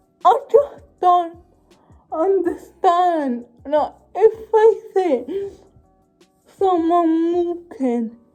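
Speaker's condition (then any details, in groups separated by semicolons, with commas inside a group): Cerebral palsy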